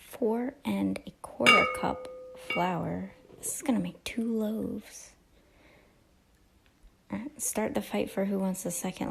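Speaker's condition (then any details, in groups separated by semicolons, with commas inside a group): No condition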